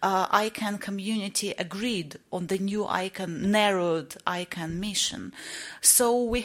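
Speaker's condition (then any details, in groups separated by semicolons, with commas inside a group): No condition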